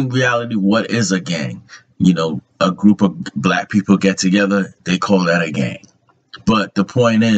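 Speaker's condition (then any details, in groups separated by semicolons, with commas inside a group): No condition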